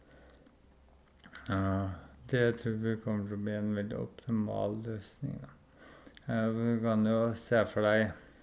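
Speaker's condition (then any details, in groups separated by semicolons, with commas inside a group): ALS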